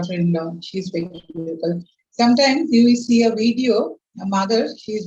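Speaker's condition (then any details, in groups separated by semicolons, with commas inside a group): No condition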